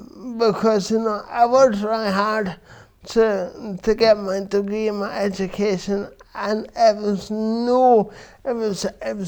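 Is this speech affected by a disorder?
Yes: cerebral palsy; from birth; affects verbal speech.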